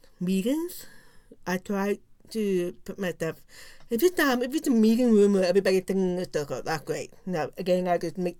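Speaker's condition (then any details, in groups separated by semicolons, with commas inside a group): Profound deafness; learned to speak and lip-read in oral pre-preschool, mainstreamed, little ASL now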